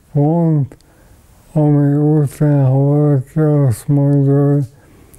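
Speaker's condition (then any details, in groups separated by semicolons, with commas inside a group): ALS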